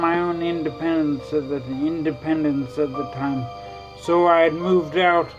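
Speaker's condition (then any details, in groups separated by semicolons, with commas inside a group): Traumatic brain injury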